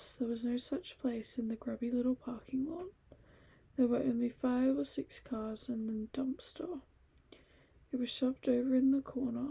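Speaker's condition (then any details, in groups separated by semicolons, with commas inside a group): No condition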